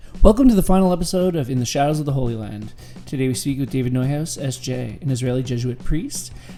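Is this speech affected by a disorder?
No.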